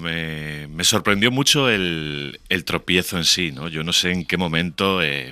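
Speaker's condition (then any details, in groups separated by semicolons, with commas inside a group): No condition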